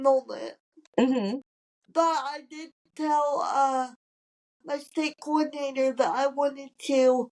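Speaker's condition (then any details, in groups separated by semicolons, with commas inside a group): Cerebral palsy; from birth, wheelchair user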